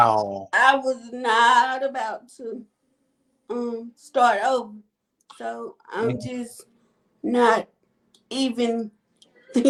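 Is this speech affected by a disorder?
Yes: cerebral palsy.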